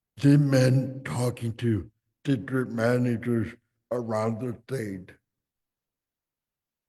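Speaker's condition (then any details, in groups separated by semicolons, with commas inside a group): Cerebral palsy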